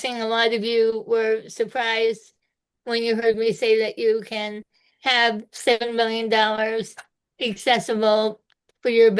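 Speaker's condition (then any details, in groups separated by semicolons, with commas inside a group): Spinal muscular atrophy type two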